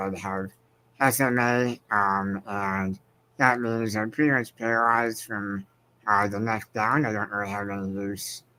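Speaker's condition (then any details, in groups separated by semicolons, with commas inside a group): Spinal muscular atrophy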